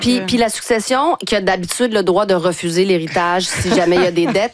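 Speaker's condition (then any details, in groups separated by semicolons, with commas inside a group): No condition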